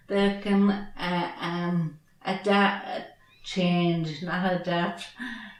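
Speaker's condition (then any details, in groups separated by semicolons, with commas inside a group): Traumatic brain injury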